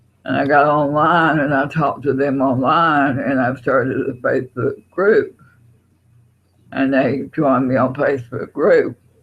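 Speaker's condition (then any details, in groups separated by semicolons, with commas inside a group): Parkinson's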